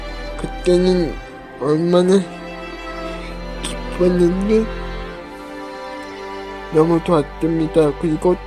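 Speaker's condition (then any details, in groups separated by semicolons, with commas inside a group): Cerebral palsy; brain lesion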